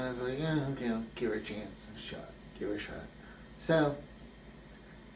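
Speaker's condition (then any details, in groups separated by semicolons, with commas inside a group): Brain injury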